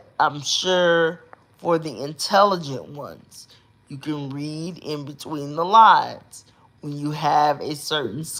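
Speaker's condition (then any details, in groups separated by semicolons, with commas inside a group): Cerebral palsy; uses specialized hospital bed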